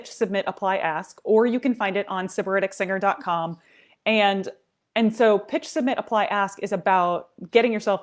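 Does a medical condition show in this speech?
No.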